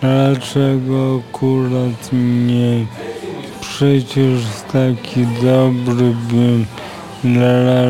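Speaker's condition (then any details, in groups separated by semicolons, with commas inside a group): Aphasia; walks with crutch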